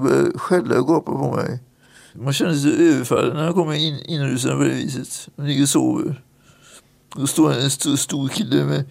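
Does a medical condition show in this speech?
Yes: atypical Parkinson's; very rare atypical form, onset finger tremors, fluctuating movement, growing stiffness, sometimes cannot leave bed; hands working at present; sudden slurring mid-conversation.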